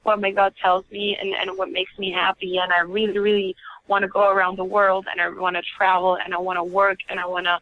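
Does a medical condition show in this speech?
No.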